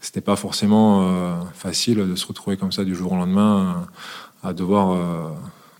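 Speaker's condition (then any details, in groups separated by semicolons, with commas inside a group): No condition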